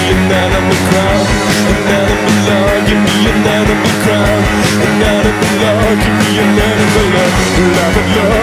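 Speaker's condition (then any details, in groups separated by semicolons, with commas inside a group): No condition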